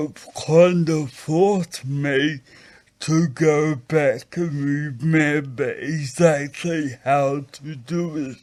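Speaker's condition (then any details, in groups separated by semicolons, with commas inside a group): Acquired brain injury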